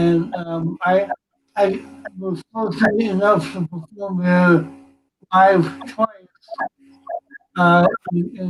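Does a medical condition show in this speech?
Yes: cerebral palsy; present from birth, wheelchair until about age 8.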